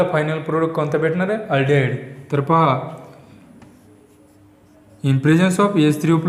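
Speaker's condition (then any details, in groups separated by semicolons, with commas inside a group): No condition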